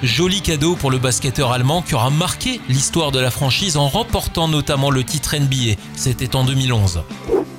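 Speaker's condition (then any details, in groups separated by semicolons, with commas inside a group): No condition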